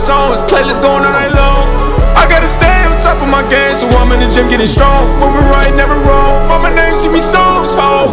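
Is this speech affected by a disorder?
No.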